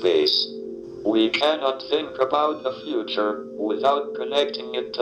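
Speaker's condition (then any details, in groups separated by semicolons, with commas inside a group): ALS, speech-generating device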